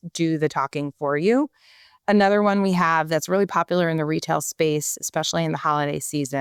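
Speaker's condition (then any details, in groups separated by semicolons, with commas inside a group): No condition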